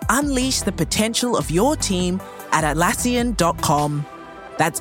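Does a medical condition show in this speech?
No.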